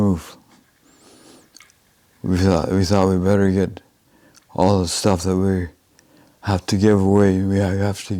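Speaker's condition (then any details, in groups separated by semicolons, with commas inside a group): Advanced Parkinson's disease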